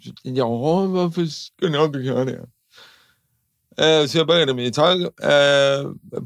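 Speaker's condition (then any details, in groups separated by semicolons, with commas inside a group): Cerebral palsy; paralysis, constant muscle tension, shorter tight muscles, stiff in childhood, hip slightly crooked, left leg turns inward, gait differs; speech impediment, sounds not quite like others, speech therapy in childhood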